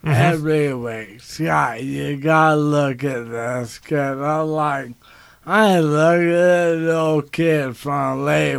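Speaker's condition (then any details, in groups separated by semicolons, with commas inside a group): ALS; onset with speech impairment and right hand weakness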